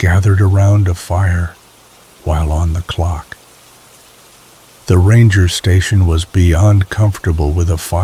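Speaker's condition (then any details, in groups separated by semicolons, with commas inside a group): No condition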